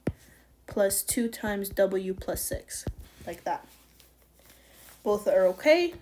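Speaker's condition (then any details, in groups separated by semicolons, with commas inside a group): No condition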